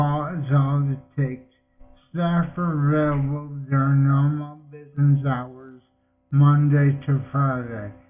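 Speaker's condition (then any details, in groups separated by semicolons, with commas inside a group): Multiple sclerosis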